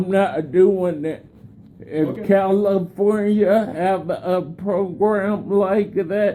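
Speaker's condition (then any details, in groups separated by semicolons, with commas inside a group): Cerebellar degeneration and ataxia; seriously disabled, progressive; slow speech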